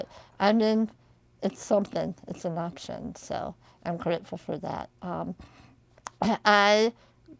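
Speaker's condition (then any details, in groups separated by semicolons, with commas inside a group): Spinal muscular atrophy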